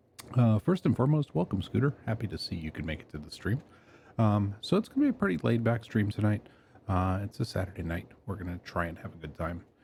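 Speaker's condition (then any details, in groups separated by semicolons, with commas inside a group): No condition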